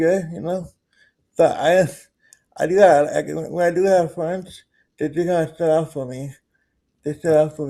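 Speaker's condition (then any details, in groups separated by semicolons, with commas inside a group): Cerebral palsy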